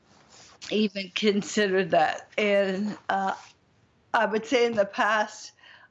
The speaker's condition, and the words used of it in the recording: ALS (motor neuron disease). It takes a lot of effort to try to make the tongue work.